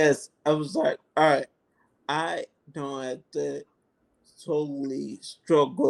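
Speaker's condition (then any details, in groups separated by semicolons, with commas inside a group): Multiple sclerosis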